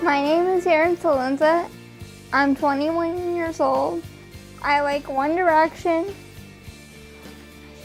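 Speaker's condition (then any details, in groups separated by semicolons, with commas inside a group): Cerebral palsy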